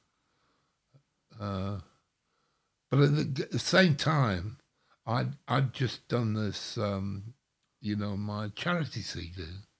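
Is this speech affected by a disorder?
Yes: stroke; mini stroke since last podcast visit; slurring words a lot, people think drunk.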